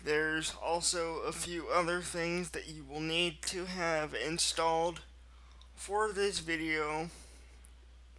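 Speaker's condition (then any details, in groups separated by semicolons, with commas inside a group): Cerebral palsy, mild; speech sometimes affected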